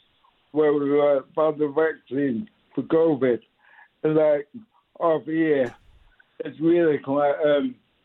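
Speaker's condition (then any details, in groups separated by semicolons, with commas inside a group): Motor neuron disease; diagnosed about 3 years ago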